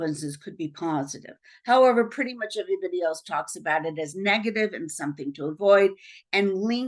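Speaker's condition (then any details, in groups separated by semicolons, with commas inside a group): No condition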